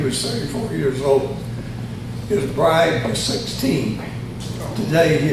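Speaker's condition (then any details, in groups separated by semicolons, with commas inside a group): Tongue cancer surgery; both sides of tongue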